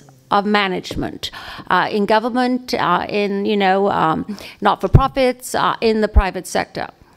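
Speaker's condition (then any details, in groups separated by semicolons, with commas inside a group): No condition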